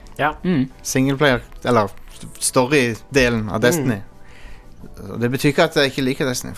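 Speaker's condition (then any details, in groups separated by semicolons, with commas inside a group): No condition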